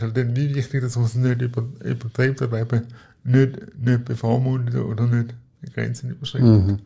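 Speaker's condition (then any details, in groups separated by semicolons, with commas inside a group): Cerebral palsy; wheelchair user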